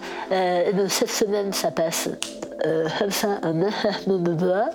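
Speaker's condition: Total glossectomy; eats everything perfectly again

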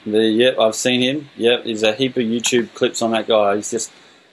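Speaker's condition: No condition

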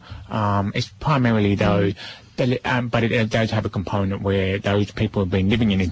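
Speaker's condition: Deafness; only feels vibration

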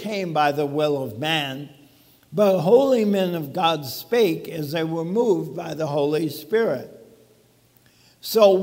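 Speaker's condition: ALS; speech sounds abnormal

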